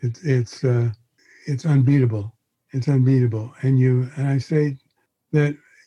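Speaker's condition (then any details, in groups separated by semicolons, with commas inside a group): Parkinson's disease; onset around age 81, first noticed sign frozen mask-like face, diagnosed by neurologist, progressive; chief symptom exhaustion, torpor, sluggishness, lethargy rather than tremor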